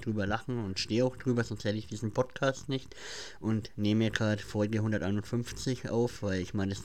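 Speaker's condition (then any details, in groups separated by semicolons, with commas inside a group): Cleft palate; since childhood; speech impediment, mimicked in school when reading aloud, listeners say speech hard to understand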